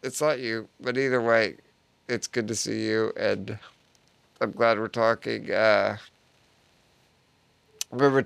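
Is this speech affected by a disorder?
Yes: Duchenne muscular dystrophy; adult stem cell therapy in Panama about 4 years ago, first person with Duchenne treated so.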